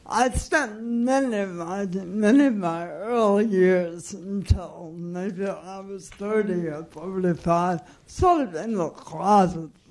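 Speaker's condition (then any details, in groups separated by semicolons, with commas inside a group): Cerebral palsy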